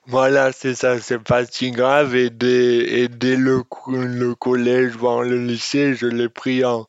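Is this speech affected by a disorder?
Yes: dystonia; eloquence disorder caused by dystonia, alongside muscular disorder.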